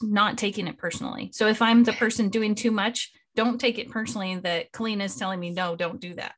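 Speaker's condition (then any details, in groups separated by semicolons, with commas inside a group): No condition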